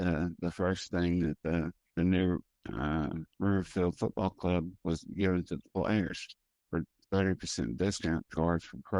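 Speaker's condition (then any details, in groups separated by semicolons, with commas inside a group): Primary progressive multiple sclerosis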